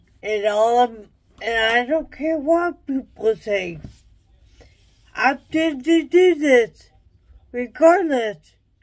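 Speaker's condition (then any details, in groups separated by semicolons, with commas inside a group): Traumatic brain injury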